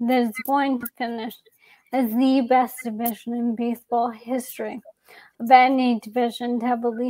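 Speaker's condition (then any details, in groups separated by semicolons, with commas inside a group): ALS; young onset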